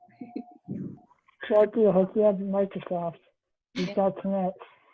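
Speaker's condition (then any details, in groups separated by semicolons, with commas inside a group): Duchenne muscular dystrophy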